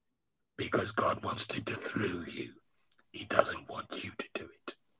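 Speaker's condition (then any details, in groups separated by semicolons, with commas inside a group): Laryngectomy after cancer; cancer survivor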